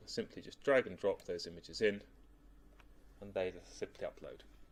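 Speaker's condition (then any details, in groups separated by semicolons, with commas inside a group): No condition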